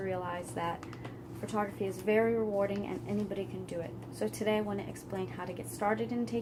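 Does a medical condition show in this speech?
No.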